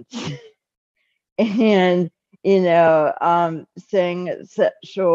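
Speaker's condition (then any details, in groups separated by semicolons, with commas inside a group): Cerebral palsy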